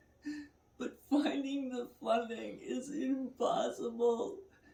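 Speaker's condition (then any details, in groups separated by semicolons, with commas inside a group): Multiple sclerosis; diagnosed at age 21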